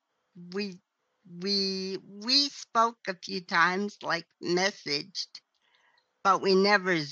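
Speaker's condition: Cerebral palsy; lost singing ability

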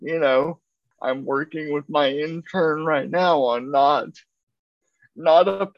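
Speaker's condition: Cerebral palsy; uses a wheelchair

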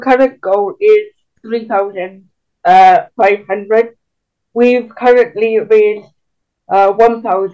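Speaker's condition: Cerebral palsy; can walk but with limits

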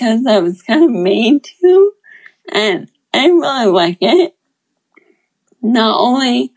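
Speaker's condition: Friedreich's ataxia; uses wheelchair

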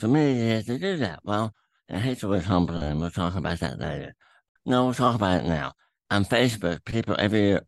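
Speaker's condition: Throat cancer, tumor through tongue, attached to epiglottis; voice affected by cancer, eating issues from tongue tumor, still talks at length

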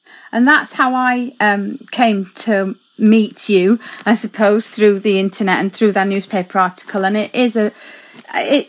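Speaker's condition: No condition

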